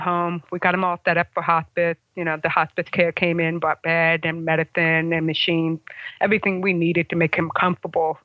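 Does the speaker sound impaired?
Yes: congenital hearing loss, congenital, about 75% hearing loss; cannot hear motorcycle engine or tires, relies on other cues to shift gear.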